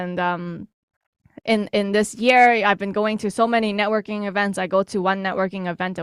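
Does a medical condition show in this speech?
No.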